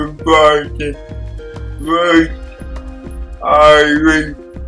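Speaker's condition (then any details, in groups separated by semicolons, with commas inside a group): Cerebral palsy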